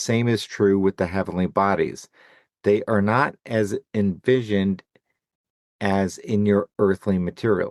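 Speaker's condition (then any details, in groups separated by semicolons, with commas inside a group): No condition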